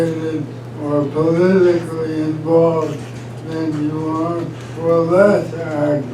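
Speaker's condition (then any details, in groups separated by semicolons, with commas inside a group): ALS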